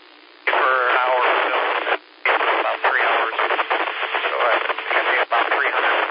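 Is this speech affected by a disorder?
No.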